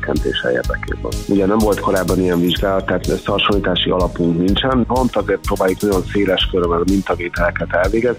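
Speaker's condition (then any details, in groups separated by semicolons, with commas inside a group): No condition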